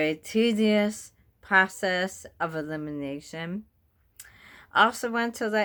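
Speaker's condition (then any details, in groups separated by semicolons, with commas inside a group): Bulbar onset ALS; worsening slurred speech, dysphagia, weak tongue, choking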